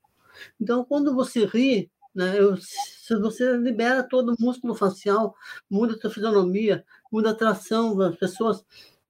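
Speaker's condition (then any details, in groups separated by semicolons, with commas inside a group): Parkinson's disease; freer facial expression and movement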